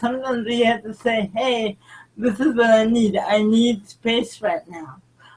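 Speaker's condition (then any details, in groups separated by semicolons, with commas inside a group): Cerebral palsy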